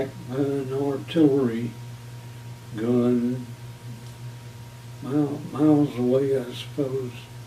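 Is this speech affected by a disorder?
Yes: Parkinson's disease.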